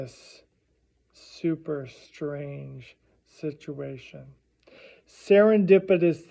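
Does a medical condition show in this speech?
Yes: primary lateral sclerosis.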